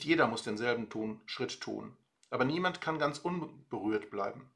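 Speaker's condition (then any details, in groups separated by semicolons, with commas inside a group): No condition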